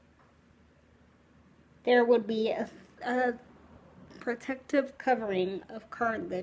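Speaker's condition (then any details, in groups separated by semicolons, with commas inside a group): Cerebral palsy, spastic, severe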